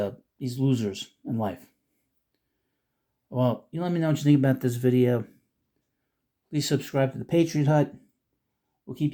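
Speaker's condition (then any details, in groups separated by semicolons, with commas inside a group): No condition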